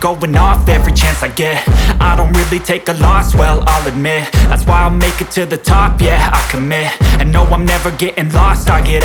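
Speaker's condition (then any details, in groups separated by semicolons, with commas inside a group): No condition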